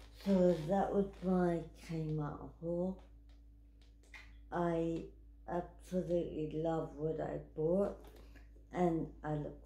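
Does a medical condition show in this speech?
Yes: cerebral palsy; wheelchair user.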